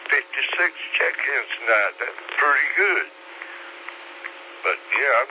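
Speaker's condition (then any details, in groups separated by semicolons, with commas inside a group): Slurred speech; stroke 3 years ago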